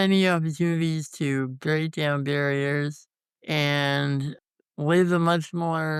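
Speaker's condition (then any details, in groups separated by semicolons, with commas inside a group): Congenital muscular dystrophy; tracheostomy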